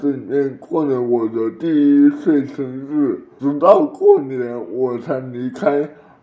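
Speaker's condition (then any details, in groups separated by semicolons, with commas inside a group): Cerebral palsy; legs affected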